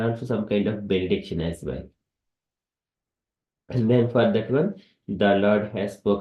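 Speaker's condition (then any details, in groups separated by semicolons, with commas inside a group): No condition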